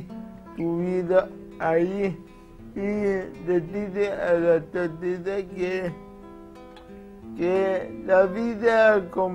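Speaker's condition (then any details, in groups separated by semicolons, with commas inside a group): Cerebral palsy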